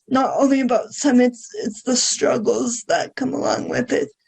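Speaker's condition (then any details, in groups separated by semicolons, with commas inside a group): Cerebral palsy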